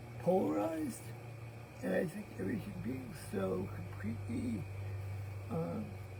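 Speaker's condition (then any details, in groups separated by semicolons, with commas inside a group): Cerebral palsy; present since birth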